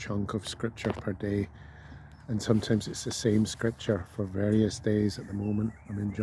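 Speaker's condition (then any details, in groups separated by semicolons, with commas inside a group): No condition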